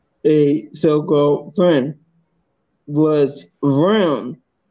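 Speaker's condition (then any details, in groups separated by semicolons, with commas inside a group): Multiple sclerosis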